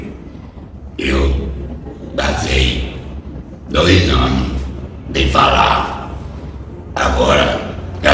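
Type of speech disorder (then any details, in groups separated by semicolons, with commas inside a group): Speech with a voice prosthesis; total laryngectomy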